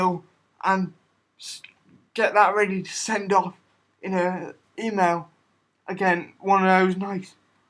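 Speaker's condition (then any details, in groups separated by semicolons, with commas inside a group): Cerebral palsy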